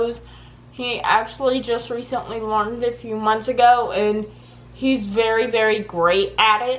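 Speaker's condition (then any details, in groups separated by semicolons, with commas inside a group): Cerebral palsy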